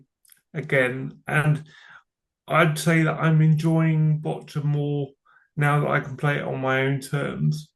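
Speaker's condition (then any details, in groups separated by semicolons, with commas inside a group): Cerebral palsy; from birth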